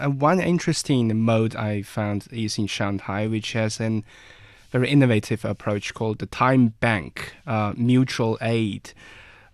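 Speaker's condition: No condition

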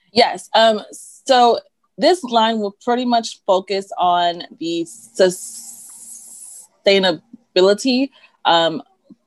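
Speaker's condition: Stuttering; uncle and triplet siblings also stutter; frequent pauses, needs deep breaths while speaking, part-word repetitions; repeated sounds, prolonged sounds, blocks

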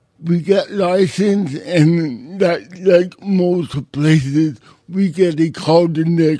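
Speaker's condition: Cerebral palsy; congenital, uses a wheelchair

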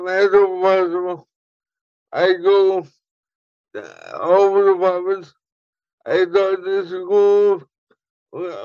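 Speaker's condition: Cerebral palsy; laundry

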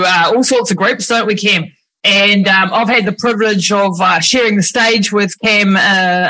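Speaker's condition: No condition

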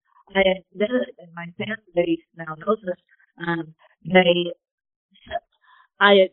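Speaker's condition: Ataxic spastic cerebral palsy, moderate

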